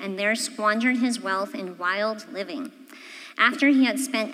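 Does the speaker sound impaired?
Yes: cleft palate; congenital.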